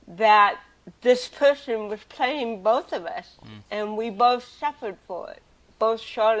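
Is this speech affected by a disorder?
Yes: cerebral palsy.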